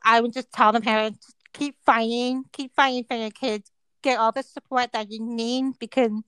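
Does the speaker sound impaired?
Yes: deafness, cochlear implant; congenital, cause unknown, diagnosed about 6 months, hearing aids until 10, one-sided cochlear implant at 10; 31, implant off at night, static when lying on it, alarm wire under pillow; speech language therapy and EA as child, may not speak clearly.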